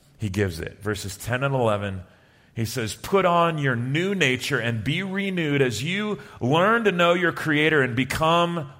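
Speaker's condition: No condition

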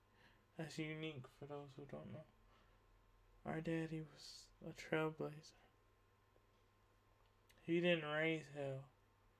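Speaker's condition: Cerebral palsy; uses wheelchair

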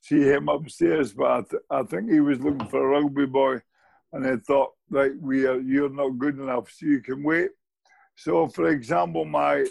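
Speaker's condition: Motor neurone disease; nearly 4 years since diagnosis

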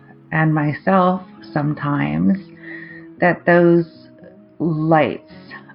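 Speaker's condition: Aphasia after stroke; aphasia improving

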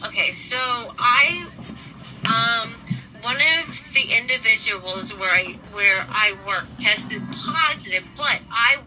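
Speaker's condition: Aphasia and traumatic brain injury; stroke survivor

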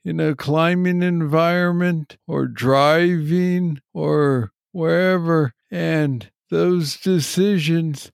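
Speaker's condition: Parkinson's disease, young onset

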